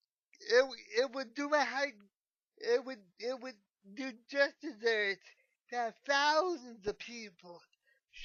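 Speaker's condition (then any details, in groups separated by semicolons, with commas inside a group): Cerebral palsy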